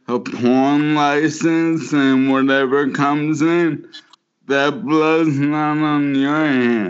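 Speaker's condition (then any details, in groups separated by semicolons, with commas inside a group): Motor neuron disease; form of ALS (Lou Gehrig's disease), brain not talking to muscles, first sign about 4 years ago; can no longer dance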